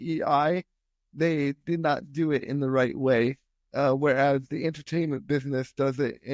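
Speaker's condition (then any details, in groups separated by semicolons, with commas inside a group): Spastic quadriplegic cerebral palsy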